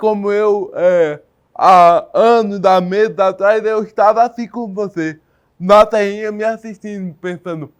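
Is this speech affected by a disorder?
Yes: cerebral palsy.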